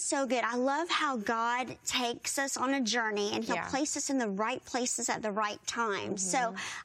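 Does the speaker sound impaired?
Yes: bilateral cleft lip and palate; severe bilateral cleft lip and palate from birth, born in Guatemala mountains, not expected to survive; unable to nurse as infant, once could not speak, needed interpreters, singing voice strong.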